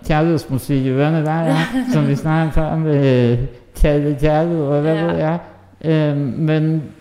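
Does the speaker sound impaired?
Yes: muscular dystrophy (muskelsvind); does not eat neatly.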